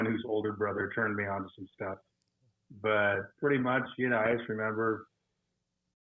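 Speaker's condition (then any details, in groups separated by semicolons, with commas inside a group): No condition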